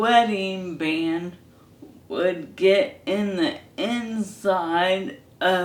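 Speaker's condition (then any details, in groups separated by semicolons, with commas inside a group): ALS; hand onset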